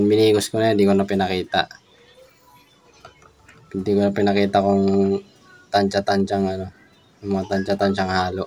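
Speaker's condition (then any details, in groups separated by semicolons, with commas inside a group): No condition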